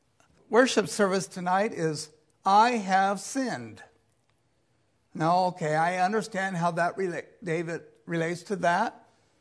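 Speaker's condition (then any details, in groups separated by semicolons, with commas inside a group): No condition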